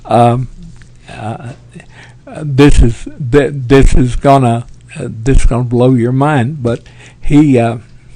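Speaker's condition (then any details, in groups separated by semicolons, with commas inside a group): Parkinson's; tremors as early symptom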